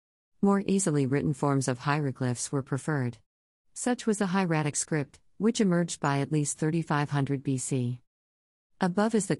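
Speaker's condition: No condition

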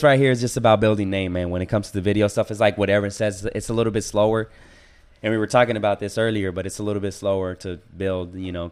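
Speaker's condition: No condition

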